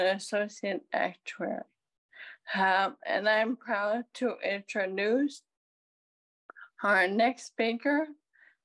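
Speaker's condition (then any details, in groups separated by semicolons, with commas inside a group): Friedreich's ataxia; diagnosed 15 years ago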